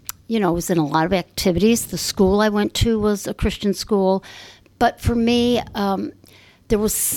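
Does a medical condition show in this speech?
No.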